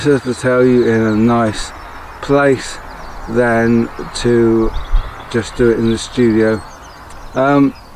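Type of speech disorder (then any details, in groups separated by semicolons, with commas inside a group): Slurred speech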